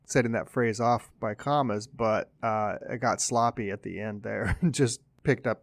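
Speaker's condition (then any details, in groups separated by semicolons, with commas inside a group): No condition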